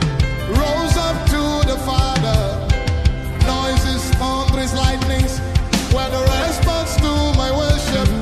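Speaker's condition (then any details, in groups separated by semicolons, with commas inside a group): No condition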